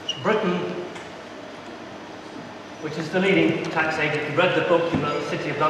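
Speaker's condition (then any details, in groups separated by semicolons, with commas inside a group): No condition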